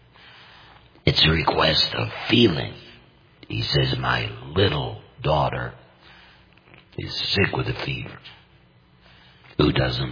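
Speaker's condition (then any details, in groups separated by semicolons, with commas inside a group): Total laryngectomy, complete laryngectomy, voice prosthesis; no pain speaking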